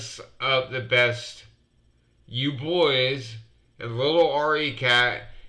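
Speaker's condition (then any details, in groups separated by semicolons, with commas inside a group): Multiple sclerosis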